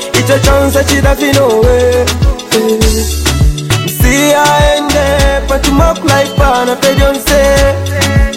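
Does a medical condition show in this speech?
No.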